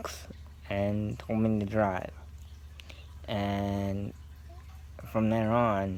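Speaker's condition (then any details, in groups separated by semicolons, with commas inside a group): Cerebral palsy; scoliosis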